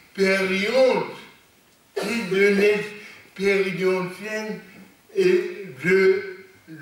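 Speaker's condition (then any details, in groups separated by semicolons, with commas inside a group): Cerebral palsy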